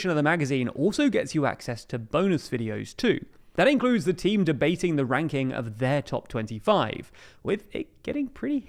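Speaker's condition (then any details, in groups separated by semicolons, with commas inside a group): No condition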